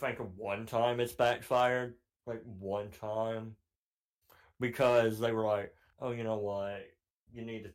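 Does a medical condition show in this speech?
Yes: cleft palate; cleft palate since childhood.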